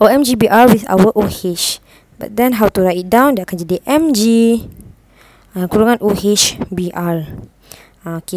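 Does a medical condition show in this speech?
No.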